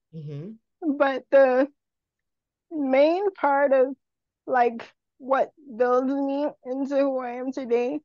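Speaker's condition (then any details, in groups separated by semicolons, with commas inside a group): Cerebral palsy; wheelchair user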